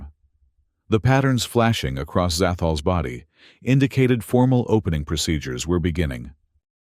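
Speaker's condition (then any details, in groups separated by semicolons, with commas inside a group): No condition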